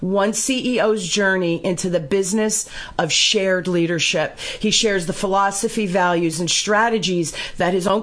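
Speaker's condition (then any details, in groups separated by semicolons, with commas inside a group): No condition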